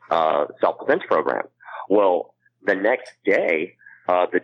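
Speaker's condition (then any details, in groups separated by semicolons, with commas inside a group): Cleft palate; congenital cleft palate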